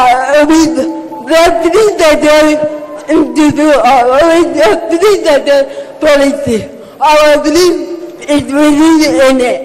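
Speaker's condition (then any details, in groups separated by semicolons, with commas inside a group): Cerebral palsy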